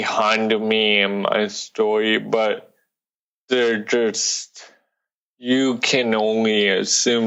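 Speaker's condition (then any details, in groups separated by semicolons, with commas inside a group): Cerebral palsy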